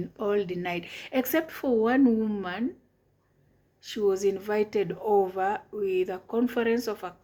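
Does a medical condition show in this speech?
No.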